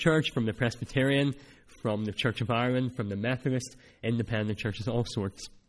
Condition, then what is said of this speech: Cleft palate. I have a cleft palate, which means my speech is not that clear at times.